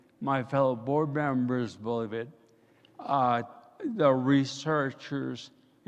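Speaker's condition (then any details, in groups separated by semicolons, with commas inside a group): Ataxia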